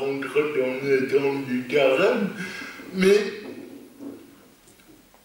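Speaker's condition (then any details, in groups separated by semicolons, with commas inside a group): Cerebral palsy; lifelong, non-progressive; stable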